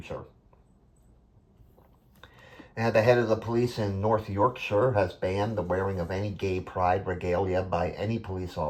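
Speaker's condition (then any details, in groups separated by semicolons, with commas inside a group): No condition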